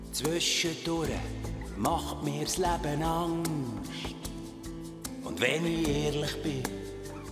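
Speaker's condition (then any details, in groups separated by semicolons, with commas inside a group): No condition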